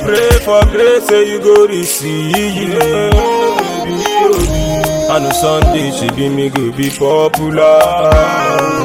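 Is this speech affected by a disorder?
No.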